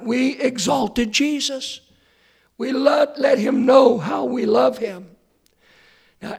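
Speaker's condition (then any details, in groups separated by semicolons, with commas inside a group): Hoarseness after vocal cord surgery; second opinion sought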